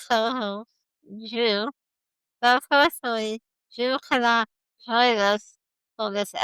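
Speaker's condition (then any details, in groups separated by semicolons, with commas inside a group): Spinal muscular atrophy type 1; most severe form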